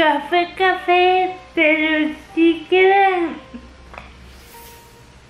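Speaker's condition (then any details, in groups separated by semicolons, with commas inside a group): Cerebral palsy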